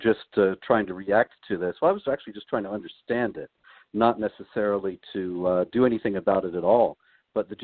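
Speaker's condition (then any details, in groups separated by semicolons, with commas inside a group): No condition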